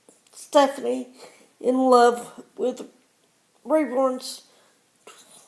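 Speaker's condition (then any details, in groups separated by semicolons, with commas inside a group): Cerebral palsy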